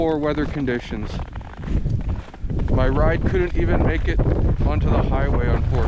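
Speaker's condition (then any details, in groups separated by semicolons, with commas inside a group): No condition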